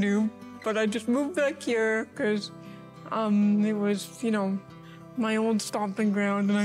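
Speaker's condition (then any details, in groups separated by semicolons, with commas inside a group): Cerebral palsy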